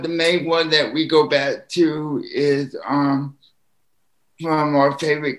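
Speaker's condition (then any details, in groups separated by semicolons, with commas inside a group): Spastic quadriplegic cerebral palsy; all four limbs affected, brain movement wiring underdeveloped, lifelong full-time wheelchair user; speech noticeably affected, some verbal issues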